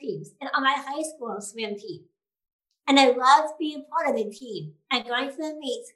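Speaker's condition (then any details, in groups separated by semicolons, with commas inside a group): Down syndrome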